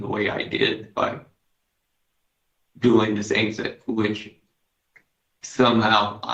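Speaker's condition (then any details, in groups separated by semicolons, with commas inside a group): Parkinson's disease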